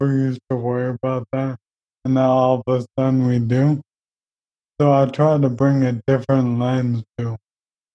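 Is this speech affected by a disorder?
Yes: ALS; voice changed from before, harder to hear, harder to talk and be understood.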